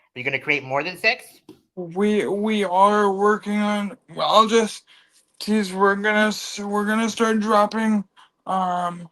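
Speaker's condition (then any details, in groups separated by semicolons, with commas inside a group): Cerebral palsy; from birth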